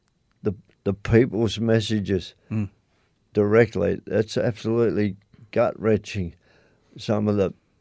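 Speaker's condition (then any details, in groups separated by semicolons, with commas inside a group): Motor neurone disease; diagnosed about a year ago, began with arm cramps then tingling up arm, progressive decline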